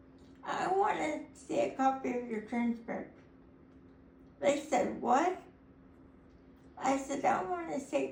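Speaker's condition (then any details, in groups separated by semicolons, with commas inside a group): Cerebral palsy; able to talk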